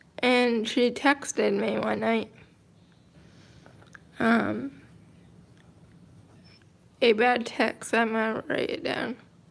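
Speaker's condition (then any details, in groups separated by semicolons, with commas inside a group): Cerebral palsy, mild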